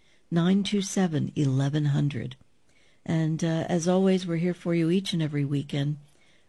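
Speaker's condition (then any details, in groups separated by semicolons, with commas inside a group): No condition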